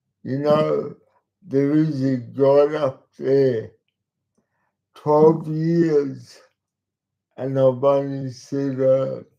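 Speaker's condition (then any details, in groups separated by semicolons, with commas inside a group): Cerebral palsy; talks slowly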